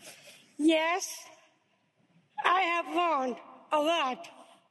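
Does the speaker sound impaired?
Yes: Down syndrome; diagnosed at birth.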